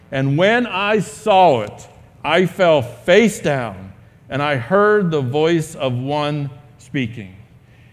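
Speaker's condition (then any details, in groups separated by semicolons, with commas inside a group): No condition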